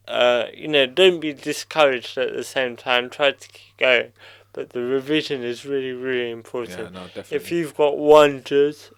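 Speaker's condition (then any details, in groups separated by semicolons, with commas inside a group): Cerebral palsy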